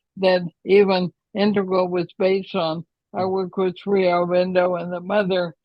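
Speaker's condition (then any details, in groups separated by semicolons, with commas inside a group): ALS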